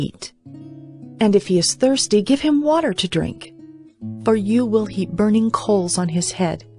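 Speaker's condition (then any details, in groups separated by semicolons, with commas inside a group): No condition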